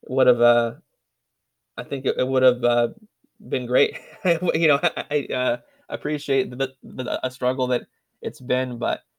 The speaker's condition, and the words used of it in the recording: Stuttering. It can definitely, in my view, be an inconvenience at times.